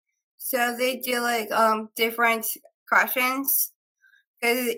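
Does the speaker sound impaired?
Yes: Down syndrome; three copies of 21st chromosome.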